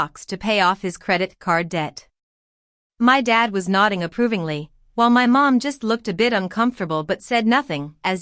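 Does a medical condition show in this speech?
No.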